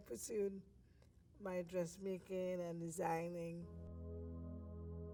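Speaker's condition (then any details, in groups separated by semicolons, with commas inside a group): Cerebral palsy; lifelong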